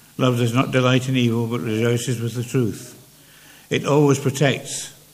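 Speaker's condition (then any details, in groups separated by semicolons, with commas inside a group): Parkinson's; less clear than before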